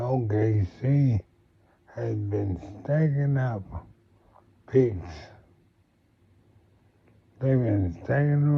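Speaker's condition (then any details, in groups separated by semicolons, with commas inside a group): Multiple sclerosis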